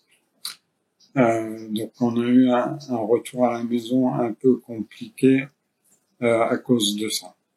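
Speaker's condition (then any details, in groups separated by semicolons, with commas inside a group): ALS; increasing difficulty speaking, mainly due to breath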